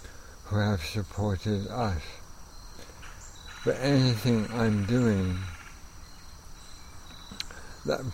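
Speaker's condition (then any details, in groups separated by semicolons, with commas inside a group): ALS; amyotrophic lateral sclerosis, onset with trouble playing guitar, neurologist diagnosis, incurable, will eventually impair movement, breathing; about a year since first symptoms, diagnosed within past year, left arm affected; already affecting voice, naturally soft-spoken, quiet voice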